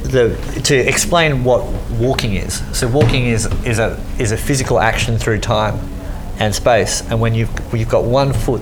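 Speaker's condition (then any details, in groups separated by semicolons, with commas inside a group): Cleft lip and palate; repeated hospital stays and surgeries as a baby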